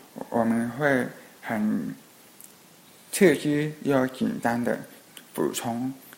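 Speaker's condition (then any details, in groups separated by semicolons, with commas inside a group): Hearing impairment; falls behind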